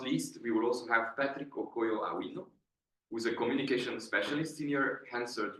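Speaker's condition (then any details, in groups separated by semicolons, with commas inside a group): No condition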